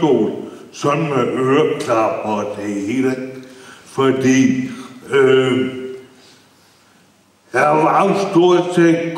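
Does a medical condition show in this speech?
Yes: brain injury; initially largely without language and motor functions.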